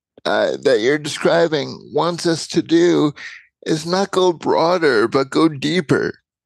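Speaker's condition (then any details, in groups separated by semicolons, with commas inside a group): Cerebral palsy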